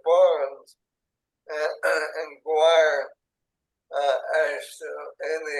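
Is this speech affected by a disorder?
Yes: ALS; onset in hands and arms, tracheostomy.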